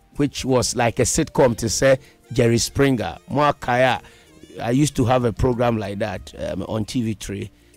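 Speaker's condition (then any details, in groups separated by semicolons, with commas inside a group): No condition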